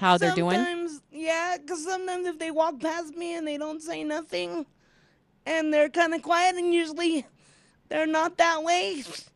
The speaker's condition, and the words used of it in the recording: Cerebral palsy. You do have a deep, sexy voice.